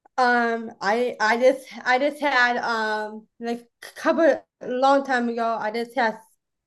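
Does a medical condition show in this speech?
Yes: Down syndrome; Down syndrome from birth, born without esophagus, blocked bowel, surgery right after birth, cord wrapped around throat three times; may be a little hard to understand, mother helps a little, host understood nearly everything, host once asked for a repeat.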